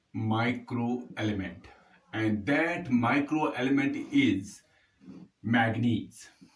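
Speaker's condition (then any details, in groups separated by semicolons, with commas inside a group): No condition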